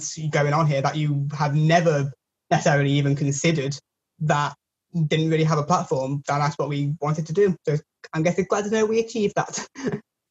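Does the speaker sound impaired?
Yes: stutter; stutter kicks in at times, slipped and stuttered on words near end of earlier recorded take; here prolonged sounds.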